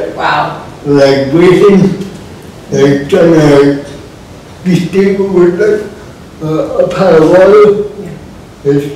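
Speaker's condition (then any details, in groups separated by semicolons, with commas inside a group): Cerebral palsy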